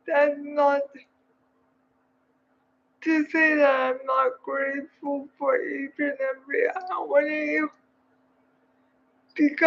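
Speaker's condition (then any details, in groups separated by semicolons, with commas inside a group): Cerebral palsy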